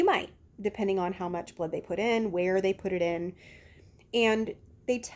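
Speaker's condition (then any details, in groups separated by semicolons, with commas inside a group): No condition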